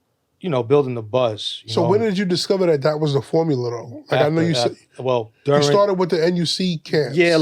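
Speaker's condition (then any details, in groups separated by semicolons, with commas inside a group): No condition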